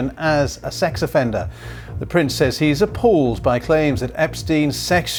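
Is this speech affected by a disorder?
No.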